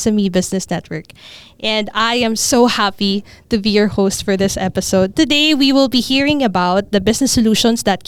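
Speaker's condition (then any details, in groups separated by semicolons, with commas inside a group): No condition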